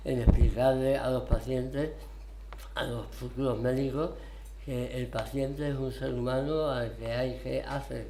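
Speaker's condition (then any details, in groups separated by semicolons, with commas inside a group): Tongue cancer, partial glossectomy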